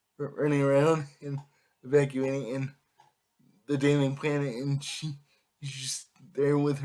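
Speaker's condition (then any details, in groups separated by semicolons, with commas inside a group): Cerebral palsy; able to speak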